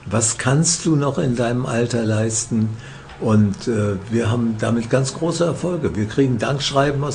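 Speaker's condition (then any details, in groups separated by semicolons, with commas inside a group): Parkinson's disease; incurable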